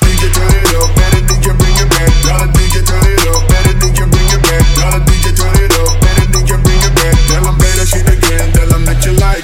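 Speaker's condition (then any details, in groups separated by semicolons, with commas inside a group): No condition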